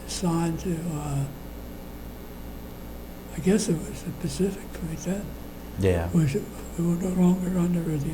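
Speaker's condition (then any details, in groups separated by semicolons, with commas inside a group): Parkinson's disease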